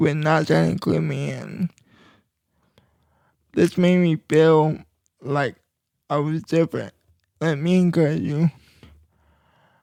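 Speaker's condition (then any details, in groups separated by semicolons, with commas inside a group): Cerebral palsy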